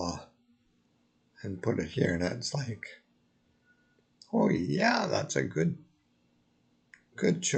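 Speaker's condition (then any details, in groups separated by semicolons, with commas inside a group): Multiple sclerosis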